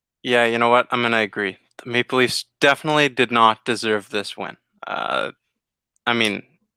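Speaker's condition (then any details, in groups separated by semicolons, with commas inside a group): No condition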